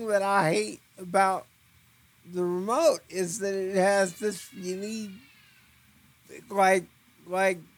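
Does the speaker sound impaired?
Yes: cerebral palsy; eyes wander, trouble focusing eyes, difficulty focusing in VR, wears eyewear partly because of wandering eyes.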